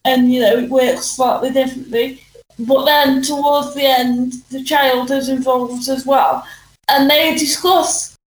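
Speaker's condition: Cerebral palsy; drinking and all daily tasks

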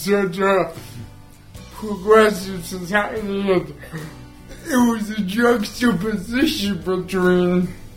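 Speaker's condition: Cerebral palsy; can walk but uses a wheelchair most of the time; works much harder to get words out, speaks without voiceover

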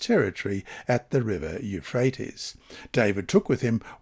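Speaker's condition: No condition

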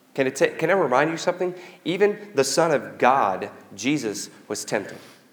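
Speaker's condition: No condition

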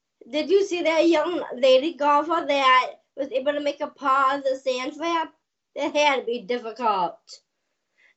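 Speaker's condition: Down syndrome

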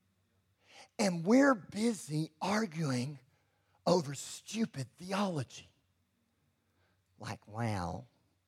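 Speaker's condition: Cleft lip and palate; congenital, present from birth; preaches publicly, has preached in over 50 nations; expected never to be able to speak

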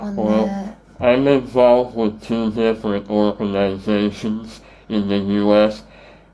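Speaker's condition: Treacher Collins syndrome; some cannot understand

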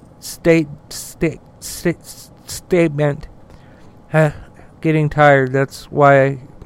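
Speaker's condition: Stuttering; childhood stutter, pronunciation practice with grandma from about six, speech therapy, then stuttered every sixth sentence; normally speaks slowly because of stutter, well-rehearsed sponsor lines can be said quickly; repeated sounds, repeated words

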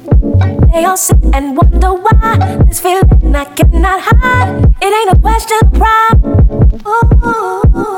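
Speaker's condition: No condition

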